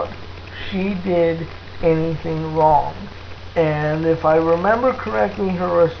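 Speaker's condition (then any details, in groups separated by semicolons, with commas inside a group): Cerebral palsy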